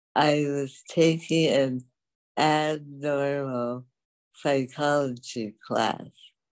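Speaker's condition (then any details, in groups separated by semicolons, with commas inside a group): Dystonia; affects walking and speech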